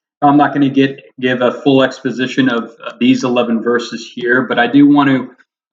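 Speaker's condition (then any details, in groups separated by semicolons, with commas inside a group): No condition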